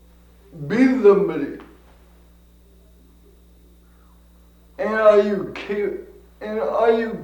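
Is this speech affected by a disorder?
Yes: cerebral palsy; from birth.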